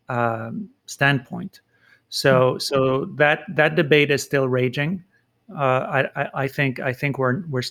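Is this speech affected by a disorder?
No.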